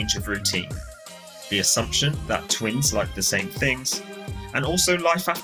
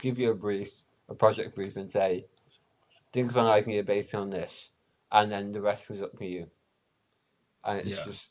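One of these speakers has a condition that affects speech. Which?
The second: spinal muscular atrophy; physical disability, no learning difficulty.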